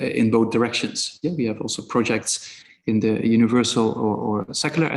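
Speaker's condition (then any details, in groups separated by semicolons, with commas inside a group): No condition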